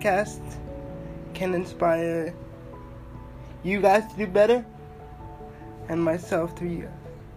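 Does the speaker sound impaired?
Yes: cerebral palsy; physical disability, uses wheelchair, unable to walk.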